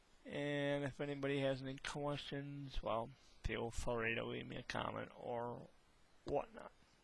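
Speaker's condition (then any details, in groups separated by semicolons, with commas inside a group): Hemiplegic cerebral palsy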